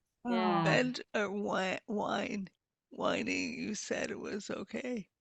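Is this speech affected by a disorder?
Yes: multiple sclerosis.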